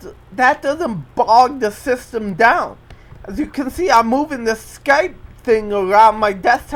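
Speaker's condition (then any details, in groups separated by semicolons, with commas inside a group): Cerebral palsy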